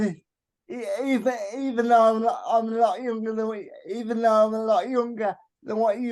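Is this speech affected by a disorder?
Yes: cerebral palsy.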